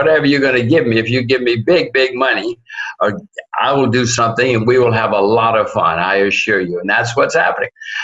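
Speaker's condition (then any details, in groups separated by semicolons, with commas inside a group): No condition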